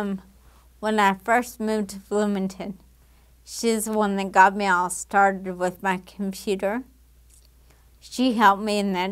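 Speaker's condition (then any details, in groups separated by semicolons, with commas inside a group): Damaged diaphragm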